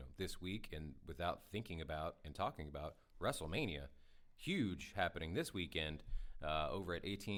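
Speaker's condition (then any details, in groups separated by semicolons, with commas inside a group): No condition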